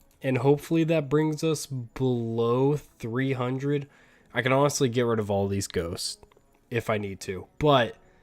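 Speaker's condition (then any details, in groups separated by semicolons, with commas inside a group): No condition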